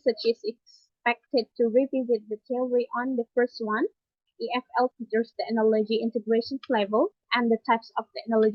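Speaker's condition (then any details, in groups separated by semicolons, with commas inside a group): No condition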